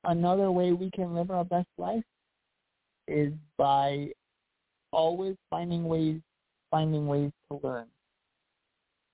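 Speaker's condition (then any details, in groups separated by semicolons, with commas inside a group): Cerebral palsy; walked with walker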